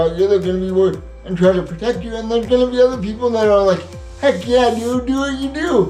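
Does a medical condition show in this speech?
Yes: cerebral palsy; uses wheelchair, assistive technology; age 27, weekly physical therapy.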